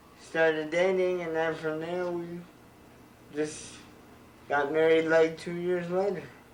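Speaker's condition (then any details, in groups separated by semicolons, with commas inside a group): Cerebral palsy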